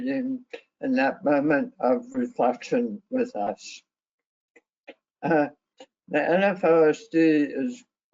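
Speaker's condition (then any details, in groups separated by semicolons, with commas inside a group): Head and neck cancer; left vagus nerve severed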